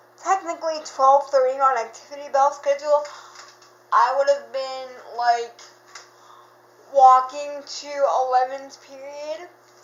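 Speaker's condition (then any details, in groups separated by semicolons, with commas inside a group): Cerebral palsy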